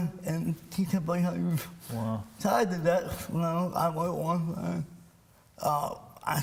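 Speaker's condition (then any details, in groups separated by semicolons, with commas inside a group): Cerebral palsy; from birth; speech impairment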